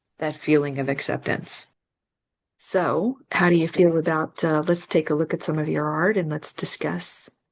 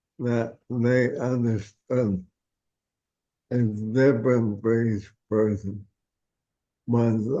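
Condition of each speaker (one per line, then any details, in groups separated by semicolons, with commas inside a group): No condition
ALS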